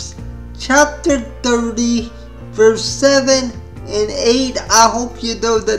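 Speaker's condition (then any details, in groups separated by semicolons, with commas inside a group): Spastic cerebral palsy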